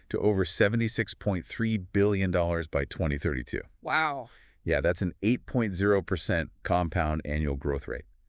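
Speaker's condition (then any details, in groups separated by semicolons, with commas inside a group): No condition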